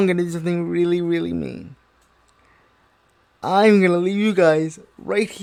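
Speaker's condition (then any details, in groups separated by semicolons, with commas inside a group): Cerebral palsy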